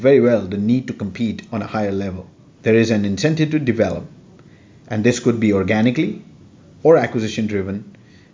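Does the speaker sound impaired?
No.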